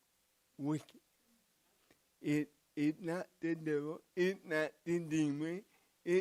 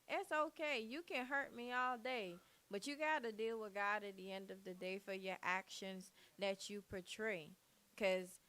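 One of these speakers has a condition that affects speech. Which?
The first: cerebral palsy; from birth.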